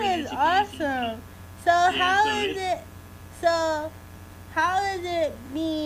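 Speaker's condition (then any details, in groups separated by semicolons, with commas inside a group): Cerebral palsy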